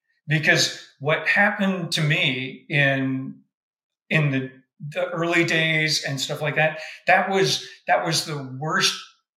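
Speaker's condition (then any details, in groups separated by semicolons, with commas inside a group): Frontotemporal dementia with stuttering; right frontal and temporal involvement, diagnosis took about 3.5 years, hearing expected to become affected; ongoing stuttering, paranoia; new-onset stuttering, never stuttered before, first noticed around COVID period, speech tasks led to neurological surgeon referral; repeated words, prolonged sounds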